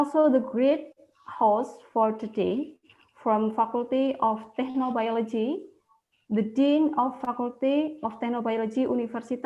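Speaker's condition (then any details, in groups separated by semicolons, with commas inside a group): No condition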